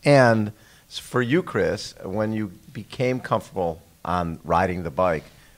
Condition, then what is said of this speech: No condition.